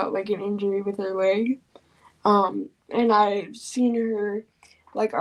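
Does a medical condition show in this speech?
Yes: cerebral palsy; from birth, wheelchair user.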